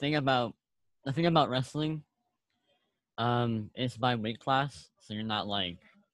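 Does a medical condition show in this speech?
Yes: cleft lip; unilateral cleft lip, one side only, milder than others, 18 surgeries so far, really bad underbite.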